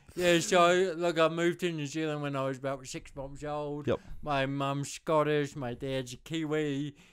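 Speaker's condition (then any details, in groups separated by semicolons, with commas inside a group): Cerebral palsy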